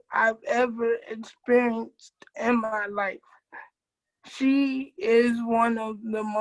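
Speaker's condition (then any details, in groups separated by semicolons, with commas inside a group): Cerebral palsy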